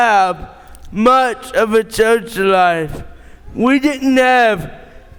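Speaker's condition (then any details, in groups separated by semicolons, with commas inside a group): Cerebral palsy; born premature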